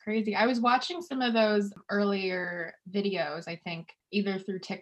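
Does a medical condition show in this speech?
No.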